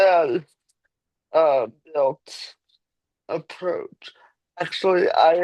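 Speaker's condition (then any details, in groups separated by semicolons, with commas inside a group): Cerebral palsy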